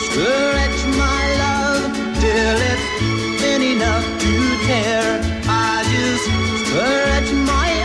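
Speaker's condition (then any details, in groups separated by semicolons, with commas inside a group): No condition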